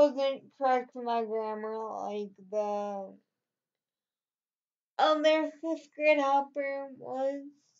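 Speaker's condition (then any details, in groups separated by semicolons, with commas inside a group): Cerebral palsy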